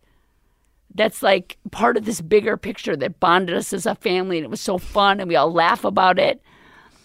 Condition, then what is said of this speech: Vocal cord paralysis. So what you hear now is temporary, but... you'll see.